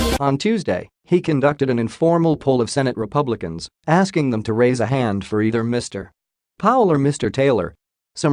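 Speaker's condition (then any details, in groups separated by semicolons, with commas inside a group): No condition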